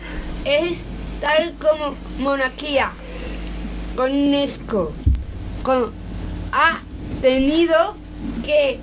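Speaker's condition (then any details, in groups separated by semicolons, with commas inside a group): Down syndrome; reads news item aloud on live radio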